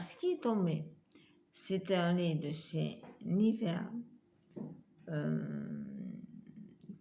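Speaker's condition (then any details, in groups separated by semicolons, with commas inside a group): Multiple sclerosis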